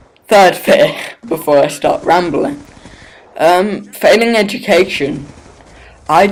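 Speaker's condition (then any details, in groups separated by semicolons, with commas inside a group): Cerebral palsy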